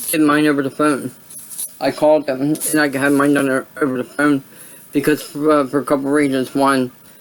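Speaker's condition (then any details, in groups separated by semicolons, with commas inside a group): Cerebral palsy; voice sound affected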